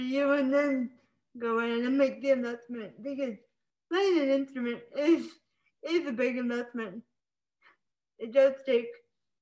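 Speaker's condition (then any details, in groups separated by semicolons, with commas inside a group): Spastic cerebral palsy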